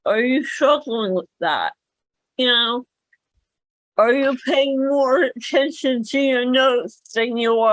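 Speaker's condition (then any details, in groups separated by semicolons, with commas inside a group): Cerebral palsy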